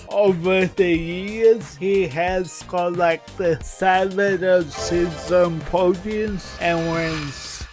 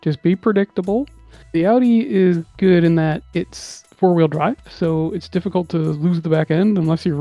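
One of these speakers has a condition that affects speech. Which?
The first: cerebral palsy; lack of oxygen at birth, fine motor impairment, cannot handwrite.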